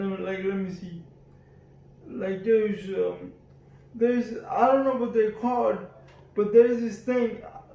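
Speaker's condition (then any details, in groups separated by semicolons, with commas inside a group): Cerebral palsy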